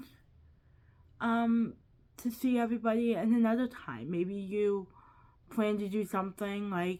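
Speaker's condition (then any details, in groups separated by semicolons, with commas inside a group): Cerebral palsy, quadriplegic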